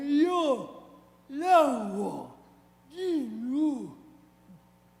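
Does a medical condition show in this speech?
Yes: cerebral palsy; severe, walked only at age 8.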